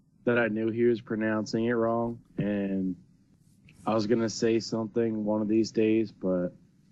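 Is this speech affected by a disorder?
No.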